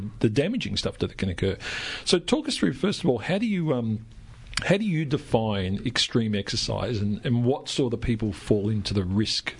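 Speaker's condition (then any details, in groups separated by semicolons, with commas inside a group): No condition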